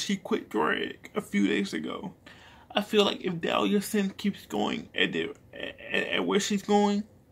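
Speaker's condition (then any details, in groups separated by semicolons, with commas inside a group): Cerebral palsy; speech is not the best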